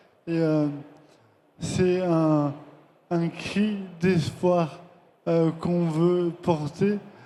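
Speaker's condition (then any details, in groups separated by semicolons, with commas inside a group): ALS (maladie de Charcot); speech much slower than a year ago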